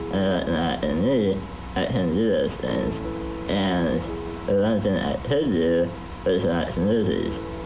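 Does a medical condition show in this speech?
Yes: spinal muscular atrophy; diagnosed at three months old.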